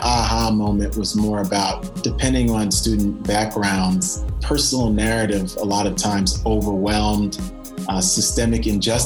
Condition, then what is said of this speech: No condition.